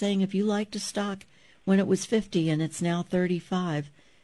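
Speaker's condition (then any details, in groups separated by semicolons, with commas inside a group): No condition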